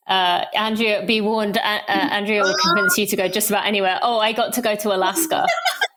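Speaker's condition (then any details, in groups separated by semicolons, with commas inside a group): No condition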